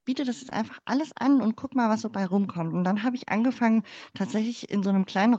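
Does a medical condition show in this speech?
Yes: cleft palate; congenital.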